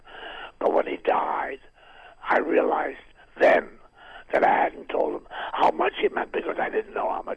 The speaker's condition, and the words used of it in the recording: Throat cancer. It does not hurt me to talk.